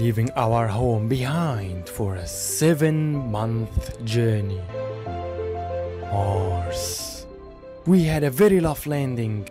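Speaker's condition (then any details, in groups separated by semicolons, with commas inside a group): No condition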